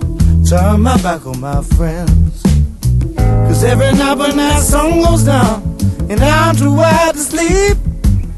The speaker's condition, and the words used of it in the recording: None; typical speech.